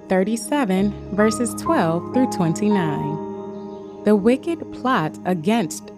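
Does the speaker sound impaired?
No.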